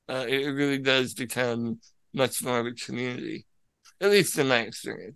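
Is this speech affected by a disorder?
Yes: spinal muscular atrophy; can be a little difficult to understand at times.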